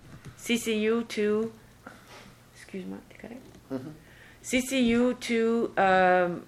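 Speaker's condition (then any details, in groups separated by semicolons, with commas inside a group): No condition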